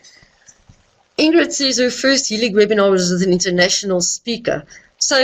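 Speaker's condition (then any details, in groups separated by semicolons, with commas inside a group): No condition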